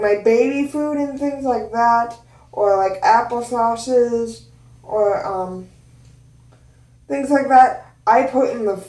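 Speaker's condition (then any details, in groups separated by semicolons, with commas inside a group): Cerebral palsy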